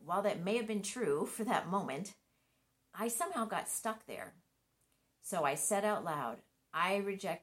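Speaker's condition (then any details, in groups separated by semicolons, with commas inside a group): No condition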